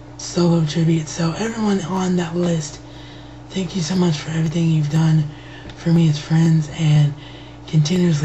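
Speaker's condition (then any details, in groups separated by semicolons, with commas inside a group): Cerebral palsy; wheelchair bound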